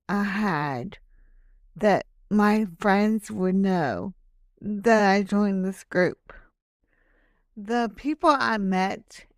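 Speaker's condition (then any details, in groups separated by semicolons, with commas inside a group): Hemiplegic cerebral palsy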